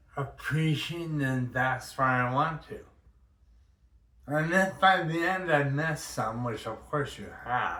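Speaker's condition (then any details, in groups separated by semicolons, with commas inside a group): Brain injury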